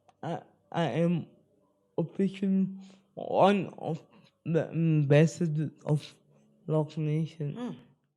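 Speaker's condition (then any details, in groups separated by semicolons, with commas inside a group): Spastic cerebral palsy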